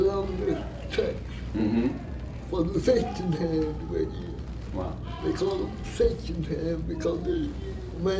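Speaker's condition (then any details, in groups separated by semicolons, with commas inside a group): Cerebral palsy; from birth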